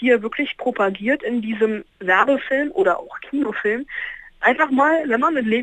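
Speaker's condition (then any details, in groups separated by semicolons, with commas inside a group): No condition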